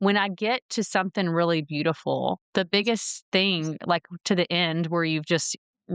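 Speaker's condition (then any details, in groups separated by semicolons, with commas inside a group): No condition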